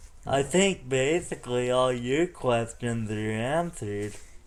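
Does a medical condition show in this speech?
Yes: cerebral palsy.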